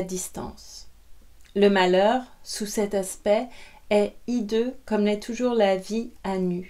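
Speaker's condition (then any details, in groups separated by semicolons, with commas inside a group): No condition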